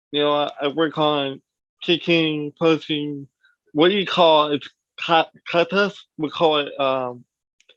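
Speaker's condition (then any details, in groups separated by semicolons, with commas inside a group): Cerebral palsy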